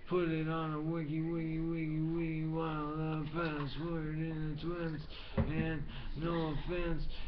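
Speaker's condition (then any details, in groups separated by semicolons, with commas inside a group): Brain injury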